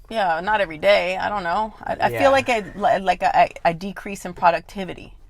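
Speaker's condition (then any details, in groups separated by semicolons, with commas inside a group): No condition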